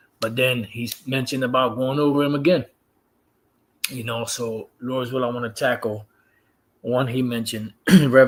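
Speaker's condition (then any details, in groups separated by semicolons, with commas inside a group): No condition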